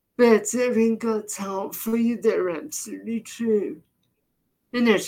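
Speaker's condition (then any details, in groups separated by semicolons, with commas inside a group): Deafness, severe; also visually impaired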